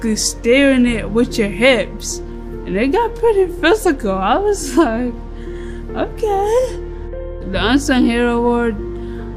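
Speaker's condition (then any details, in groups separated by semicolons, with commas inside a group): Cerebral palsy; cerebral palsy with seizures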